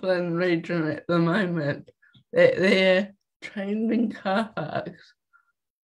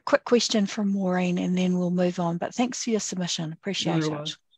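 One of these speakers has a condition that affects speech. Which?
The first: cerebral palsy; walks, no wheelchair.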